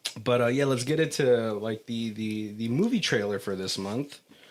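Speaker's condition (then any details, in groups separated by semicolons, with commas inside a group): No condition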